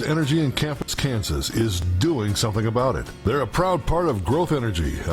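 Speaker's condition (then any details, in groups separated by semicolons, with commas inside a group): No condition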